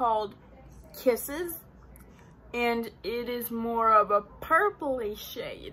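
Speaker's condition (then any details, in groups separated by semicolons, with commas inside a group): Cerebral palsy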